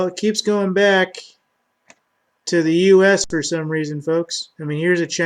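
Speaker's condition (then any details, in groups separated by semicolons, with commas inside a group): No condition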